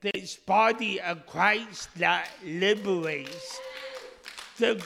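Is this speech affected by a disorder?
Yes: speech impediment; speech impediment since childhood.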